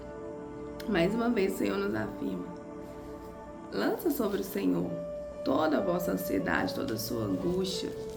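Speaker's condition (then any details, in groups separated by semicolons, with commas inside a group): No condition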